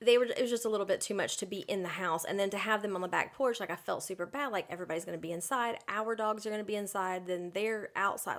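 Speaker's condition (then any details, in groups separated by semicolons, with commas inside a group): No condition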